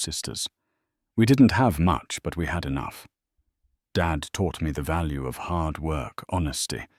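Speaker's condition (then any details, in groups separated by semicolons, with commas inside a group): No condition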